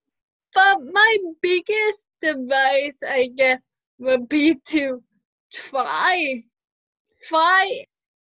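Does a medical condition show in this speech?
Yes: cerebral palsy, spastic quadriplegic, mild.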